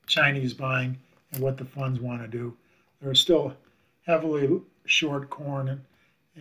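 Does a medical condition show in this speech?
No.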